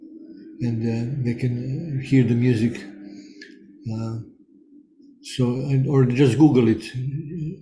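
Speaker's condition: Parkinson's disease; about 12 years since diagnosis

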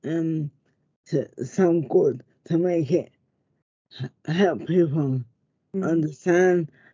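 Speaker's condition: Motor neurone disease; diagnosed after months of speech difficulties, sees speech therapist

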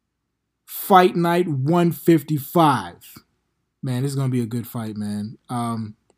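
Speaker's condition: No condition

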